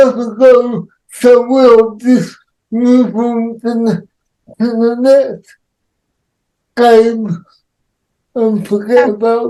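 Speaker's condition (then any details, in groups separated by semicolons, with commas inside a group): Cerebral palsy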